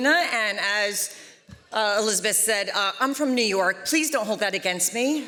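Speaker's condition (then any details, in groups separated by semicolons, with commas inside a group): No condition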